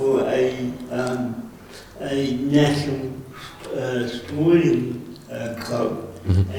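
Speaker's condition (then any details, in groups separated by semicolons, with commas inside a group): Cerebral palsy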